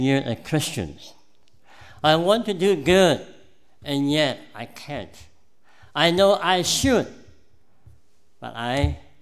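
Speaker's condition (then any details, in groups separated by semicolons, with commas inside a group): Cleft palate; congenital cleft palate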